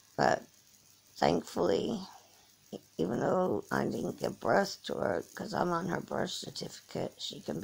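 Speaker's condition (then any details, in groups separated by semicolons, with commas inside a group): Cerebral palsy; from birth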